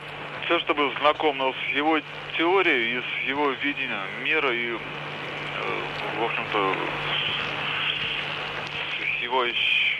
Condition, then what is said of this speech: Stuttering. Вот вы сейчас великолепно разговаривали со мной, или думаете, что вы на час это...